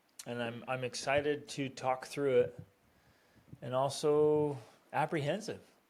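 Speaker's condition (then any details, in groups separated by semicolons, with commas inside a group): No condition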